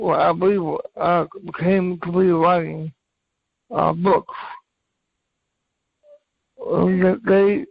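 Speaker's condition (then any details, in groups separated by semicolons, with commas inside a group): Cerebral palsy; from birth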